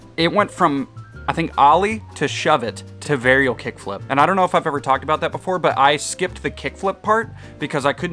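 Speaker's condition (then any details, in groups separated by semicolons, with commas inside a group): No condition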